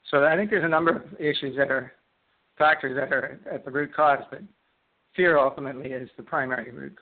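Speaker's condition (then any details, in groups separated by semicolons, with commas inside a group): Parkinson's disease; left-sided onset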